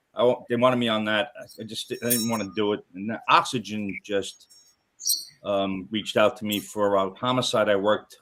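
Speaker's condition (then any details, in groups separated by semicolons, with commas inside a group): No condition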